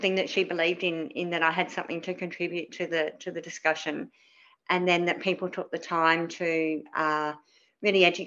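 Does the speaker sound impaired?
Yes: cleft palate; many surgeries.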